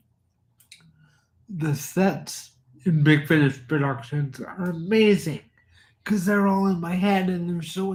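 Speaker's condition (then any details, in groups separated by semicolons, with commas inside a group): Cerebral palsy; from birth, cannot type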